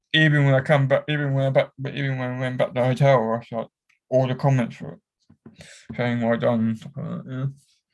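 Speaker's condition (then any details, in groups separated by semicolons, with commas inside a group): Cerebral palsy; affects whole body; cramps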